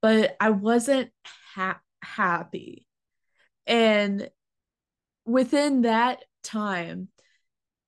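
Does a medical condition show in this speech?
Yes: stuttering; including blocks; more overwhelming than other stuttering, talking exhausting, fear of speaking; here repeated sounds, blocks.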